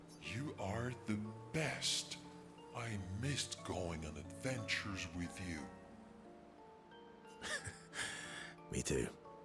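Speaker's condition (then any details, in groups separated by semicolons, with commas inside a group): No condition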